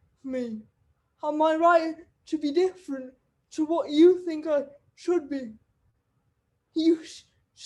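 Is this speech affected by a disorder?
Yes: cerebral palsy; wheelchair user.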